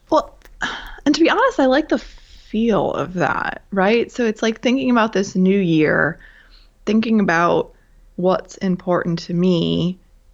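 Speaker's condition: No condition

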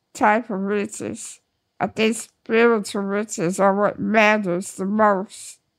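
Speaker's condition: Myasthenia gravis; symptoms from around 2012

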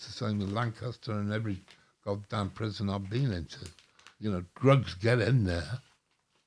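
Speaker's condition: Stroke; mini stroke since last podcast visit

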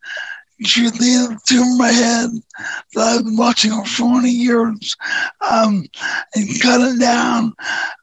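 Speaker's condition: Neurofibromatosis type 2; days before third brain surgery

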